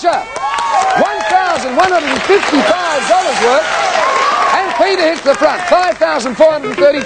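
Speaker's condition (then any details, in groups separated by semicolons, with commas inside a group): No condition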